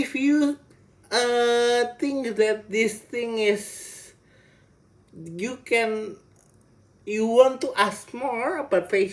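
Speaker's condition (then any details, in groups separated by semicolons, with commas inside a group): Cerebral palsy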